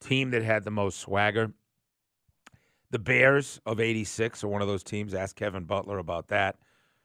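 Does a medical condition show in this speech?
No.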